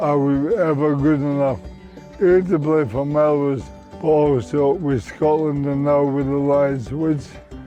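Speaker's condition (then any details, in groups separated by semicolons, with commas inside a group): Motor neuron disease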